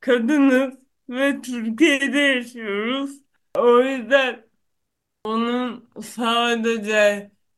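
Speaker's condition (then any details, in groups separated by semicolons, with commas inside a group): Cerebral palsy; no known cure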